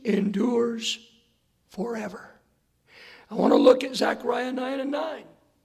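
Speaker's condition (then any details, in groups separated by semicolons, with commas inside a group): Hoarseness after vocal cord surgery; not smooth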